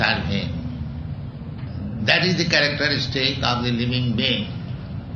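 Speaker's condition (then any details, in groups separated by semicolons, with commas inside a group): No condition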